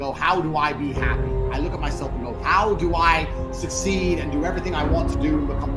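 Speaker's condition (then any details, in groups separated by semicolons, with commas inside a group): No condition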